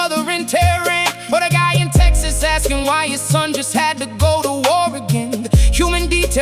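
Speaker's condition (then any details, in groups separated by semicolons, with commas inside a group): No condition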